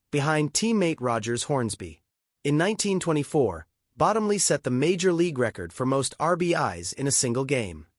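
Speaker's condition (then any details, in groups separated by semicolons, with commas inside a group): No condition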